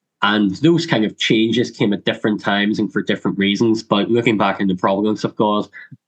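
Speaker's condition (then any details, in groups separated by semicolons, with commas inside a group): Cleft lip and palate; congenital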